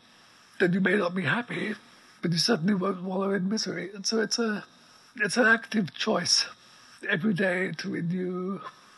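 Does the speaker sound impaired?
Yes: ALS; voice very weak, needs amplifier, breathing apparatus audible in background.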